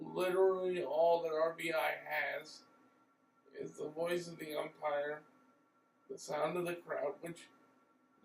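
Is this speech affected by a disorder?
Yes: cerebral palsy.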